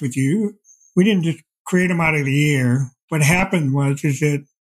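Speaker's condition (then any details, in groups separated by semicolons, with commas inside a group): Deafblindness; progressive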